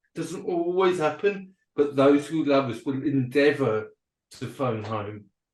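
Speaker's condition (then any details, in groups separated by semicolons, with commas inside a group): Cerebral palsy and dyspraxia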